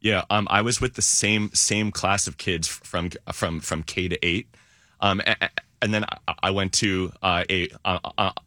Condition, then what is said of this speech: Stuttering. I'm more on the mildish side.